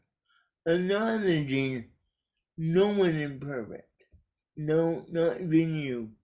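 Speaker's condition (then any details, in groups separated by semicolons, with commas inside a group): Cerebral palsy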